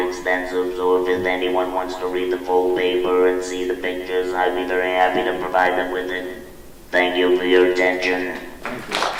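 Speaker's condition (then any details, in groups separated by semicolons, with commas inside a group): Laryngectomy; voice tires easily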